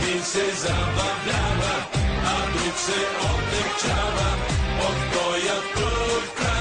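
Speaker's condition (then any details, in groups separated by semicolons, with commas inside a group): No condition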